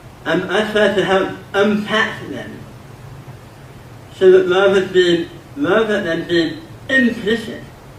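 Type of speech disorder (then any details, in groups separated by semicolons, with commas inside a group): Dysarthria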